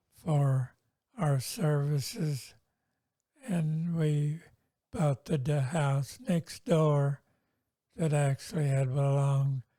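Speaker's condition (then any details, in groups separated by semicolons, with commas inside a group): Multiple sclerosis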